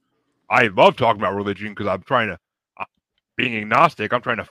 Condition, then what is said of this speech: None; typical speech.